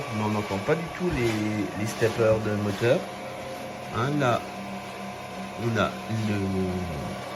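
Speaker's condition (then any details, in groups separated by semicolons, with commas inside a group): No condition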